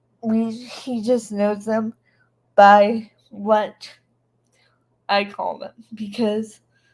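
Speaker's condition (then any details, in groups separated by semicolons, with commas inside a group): Cerebral palsy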